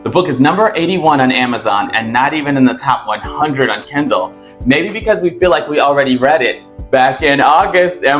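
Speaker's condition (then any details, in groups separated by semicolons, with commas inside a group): No condition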